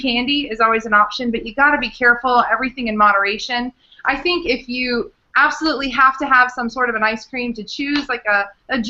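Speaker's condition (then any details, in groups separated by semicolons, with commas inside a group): No condition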